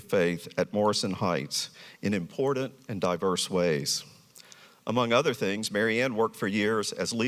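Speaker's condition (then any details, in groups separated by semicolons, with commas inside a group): No condition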